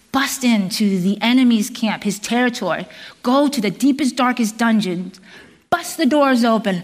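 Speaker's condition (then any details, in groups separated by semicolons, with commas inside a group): No condition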